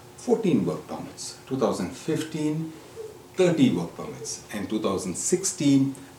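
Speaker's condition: No condition

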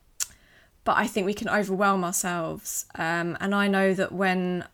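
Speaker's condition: No condition

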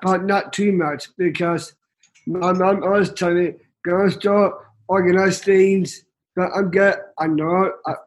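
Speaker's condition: Down syndrome

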